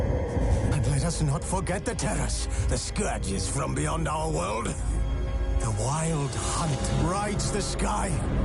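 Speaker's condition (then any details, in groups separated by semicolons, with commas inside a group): No condition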